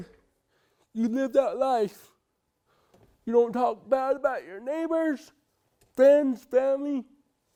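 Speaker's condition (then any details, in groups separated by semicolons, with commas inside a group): Cerebral palsy; uses wheelchair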